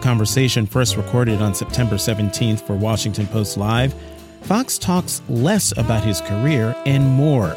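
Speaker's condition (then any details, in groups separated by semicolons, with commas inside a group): No condition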